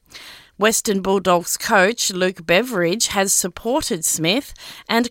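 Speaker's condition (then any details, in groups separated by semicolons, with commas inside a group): No condition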